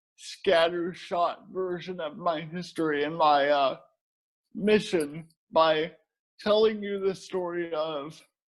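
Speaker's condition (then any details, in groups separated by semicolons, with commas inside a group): Cerebral palsy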